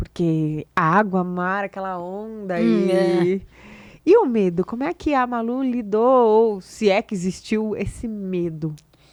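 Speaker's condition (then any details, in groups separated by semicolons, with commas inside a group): No condition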